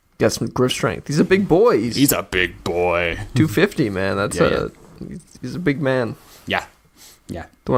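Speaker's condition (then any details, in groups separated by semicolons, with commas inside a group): No condition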